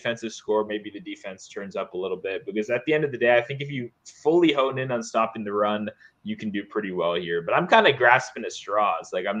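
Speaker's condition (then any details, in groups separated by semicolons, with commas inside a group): No condition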